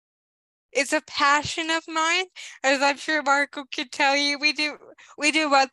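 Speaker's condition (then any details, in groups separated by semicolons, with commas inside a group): Cerebral palsy; mentally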